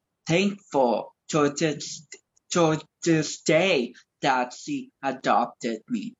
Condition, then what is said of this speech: Cerebral palsy. It only affects my balance, my speech, and coordination.